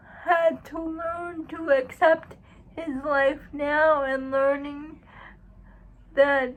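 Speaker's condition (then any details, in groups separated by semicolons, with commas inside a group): Cerebral palsy; uses wheelchair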